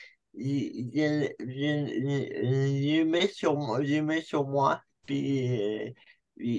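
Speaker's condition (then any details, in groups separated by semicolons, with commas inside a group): Cerebral palsy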